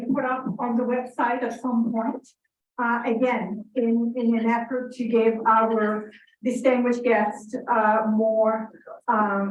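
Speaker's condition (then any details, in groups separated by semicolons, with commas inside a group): No condition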